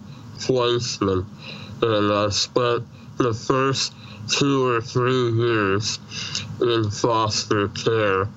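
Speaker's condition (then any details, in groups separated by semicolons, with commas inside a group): Treacher Collins syndrome, severe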